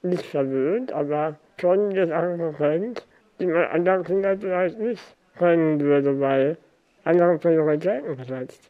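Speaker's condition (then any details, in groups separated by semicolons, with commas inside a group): Spinal muscular atrophy; neuromuscular disease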